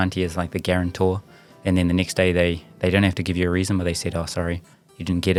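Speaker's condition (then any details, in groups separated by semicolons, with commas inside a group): No condition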